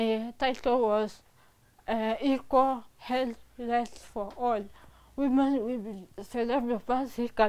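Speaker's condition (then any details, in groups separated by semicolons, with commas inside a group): Cerebral palsy; from birth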